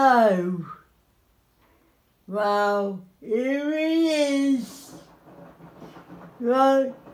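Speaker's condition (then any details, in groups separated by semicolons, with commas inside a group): Cerebral palsy; spastic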